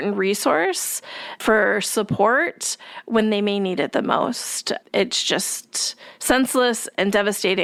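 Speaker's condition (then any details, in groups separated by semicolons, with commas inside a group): No condition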